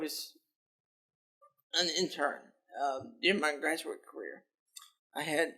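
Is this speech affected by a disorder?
Yes: cerebral palsy; lifelong physical disability.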